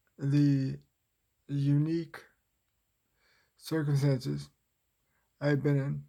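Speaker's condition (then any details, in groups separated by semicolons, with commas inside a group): Cerebral palsy, spastic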